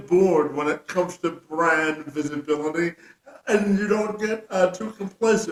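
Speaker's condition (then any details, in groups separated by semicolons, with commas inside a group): Spastic quadriplegic cerebral palsy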